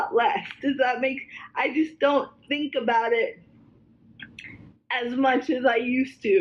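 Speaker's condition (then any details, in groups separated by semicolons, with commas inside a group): Cerebral palsy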